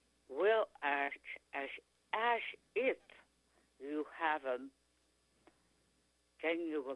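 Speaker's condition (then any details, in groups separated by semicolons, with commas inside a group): Tongue cancer; now speaks pretty clearly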